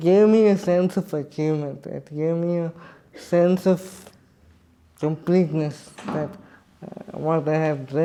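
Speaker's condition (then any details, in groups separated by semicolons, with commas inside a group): Cerebral palsy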